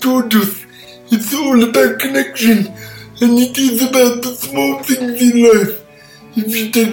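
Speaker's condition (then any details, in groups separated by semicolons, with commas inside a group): Cerebral palsy; all four limbs affected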